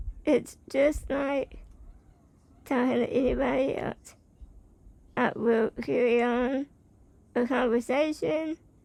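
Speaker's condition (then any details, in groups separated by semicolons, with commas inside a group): Spinal muscular atrophy type 2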